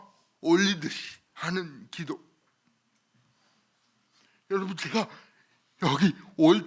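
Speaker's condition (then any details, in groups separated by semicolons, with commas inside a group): Cerebral palsy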